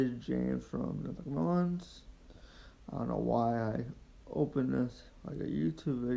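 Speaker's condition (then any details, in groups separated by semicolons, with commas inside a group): Quadriplegic cerebral palsy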